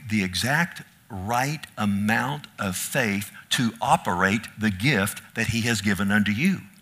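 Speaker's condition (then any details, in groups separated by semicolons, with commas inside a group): No condition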